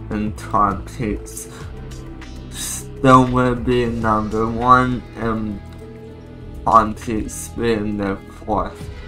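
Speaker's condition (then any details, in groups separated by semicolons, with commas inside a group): Cerebral palsy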